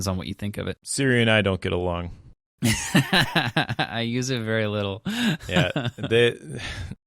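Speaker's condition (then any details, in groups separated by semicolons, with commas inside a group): No condition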